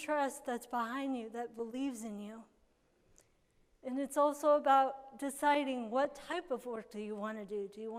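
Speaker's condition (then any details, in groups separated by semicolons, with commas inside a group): Cerebral palsy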